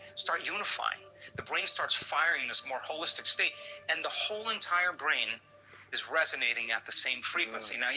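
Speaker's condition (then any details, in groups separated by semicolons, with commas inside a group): No condition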